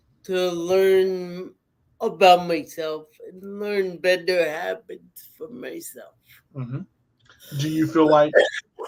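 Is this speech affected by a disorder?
Yes: cerebral palsy.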